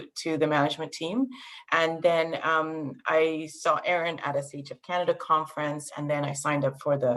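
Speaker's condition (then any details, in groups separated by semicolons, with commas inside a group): No condition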